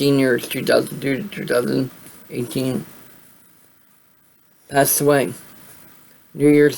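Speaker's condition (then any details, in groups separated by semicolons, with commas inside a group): Cerebral palsy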